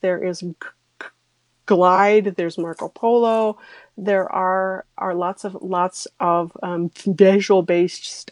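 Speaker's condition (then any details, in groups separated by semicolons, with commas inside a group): Stuttering; secondaries of dropping chin and shutting eyes, works to keep eye contact; stuttering much less when signing, could stutter when voicing while signing, voice off for ASL; repeated sounds, repeated words, prolonged sounds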